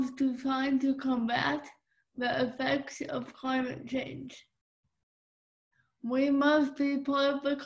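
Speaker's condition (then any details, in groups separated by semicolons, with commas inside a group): Cerebral palsy; from birth, five minutes without oxygen at birth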